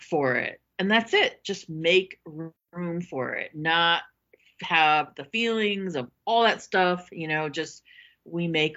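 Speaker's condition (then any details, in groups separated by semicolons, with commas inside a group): Stuttering; past non-speech therapist said stuttering not heard, stuttering made room for; formerly avoided speaking situations, speechless at first self-help group meeting, said name and stutter by fourth or fifth; prolonged sounds, blocks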